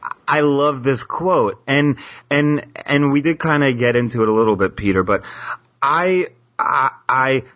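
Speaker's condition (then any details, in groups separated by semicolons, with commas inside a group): Stuttering; person who stutters; in psychotherapy, helping with letting go and accepting stuttering; stutter-like tension when signing own name, worse under pressure or with people watching; repeated words, prolonged sounds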